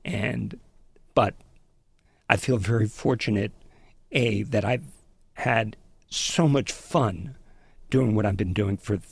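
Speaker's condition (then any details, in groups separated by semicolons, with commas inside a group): Spasmodic dysphonia; labored delivery, words slurring, lost range and inflection, runs out of breath, sounds near last breath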